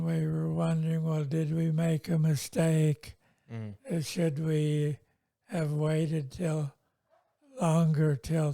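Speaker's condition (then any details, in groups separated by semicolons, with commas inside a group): Multiple sclerosis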